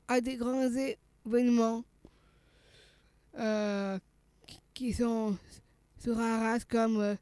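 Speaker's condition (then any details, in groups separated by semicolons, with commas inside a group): Down syndrome (trisomy 21); swallowing problems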